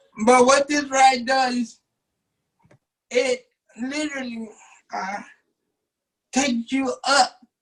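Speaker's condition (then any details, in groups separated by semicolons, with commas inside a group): Cerebral palsy; uses wheelchair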